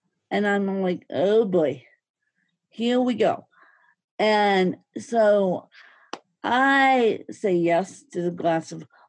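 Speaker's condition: Ataxic spastic cerebral palsy; affects walking

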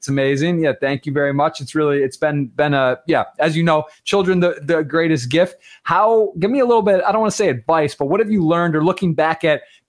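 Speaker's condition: No condition

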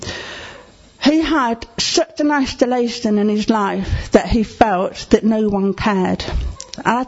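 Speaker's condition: Deafness; relies on lip reading

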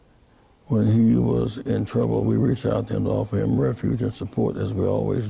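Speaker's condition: Parkinson's disease; speech therapy

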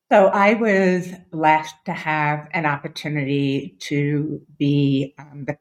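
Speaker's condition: Deafness; diagnosed as toddler

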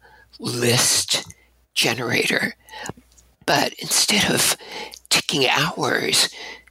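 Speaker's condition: Abductor spasmodic dysphonia; cords open involuntarily, much breathiness, staccato syllables, lengthened syllables give shaky tremor, focused speaking

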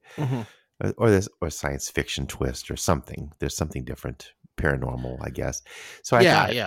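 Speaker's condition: No condition

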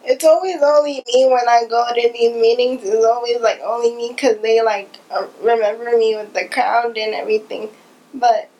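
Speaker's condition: Cerebral palsy

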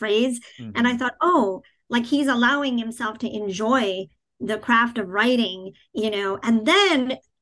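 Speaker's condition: Cleft palate, cleft palate without cleft lip; not visible

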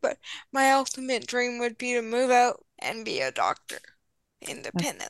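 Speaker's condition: Cerebral palsy; cerebral palsy with cerebral visual impairment, affects motor skills, vision and mobility

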